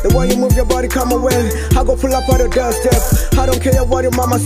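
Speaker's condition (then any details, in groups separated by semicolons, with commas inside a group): No condition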